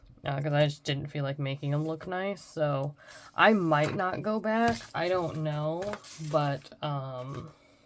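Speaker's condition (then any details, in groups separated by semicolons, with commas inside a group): No condition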